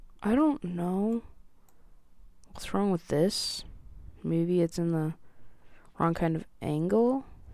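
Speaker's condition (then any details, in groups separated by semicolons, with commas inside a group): No condition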